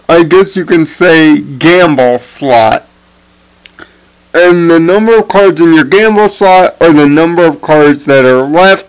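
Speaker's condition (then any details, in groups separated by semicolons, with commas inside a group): Cerebral palsy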